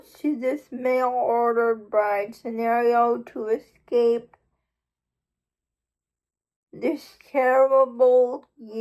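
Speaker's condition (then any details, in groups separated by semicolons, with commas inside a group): Cerebral palsy; uses wheelchair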